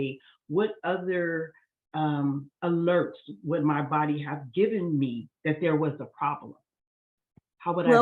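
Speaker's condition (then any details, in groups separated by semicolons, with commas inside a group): No condition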